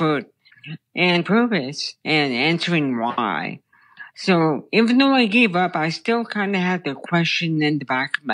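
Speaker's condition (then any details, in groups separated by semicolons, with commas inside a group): Brain stem tumor; childhood onset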